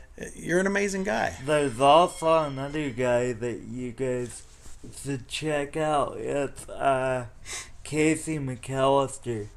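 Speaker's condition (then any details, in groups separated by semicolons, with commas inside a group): Cerebral palsy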